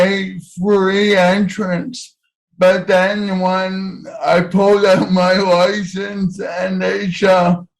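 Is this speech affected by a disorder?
Yes: cerebral palsy.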